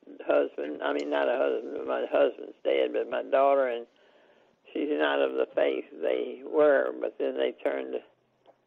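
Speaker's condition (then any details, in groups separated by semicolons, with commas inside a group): Parkinson's disease; age 85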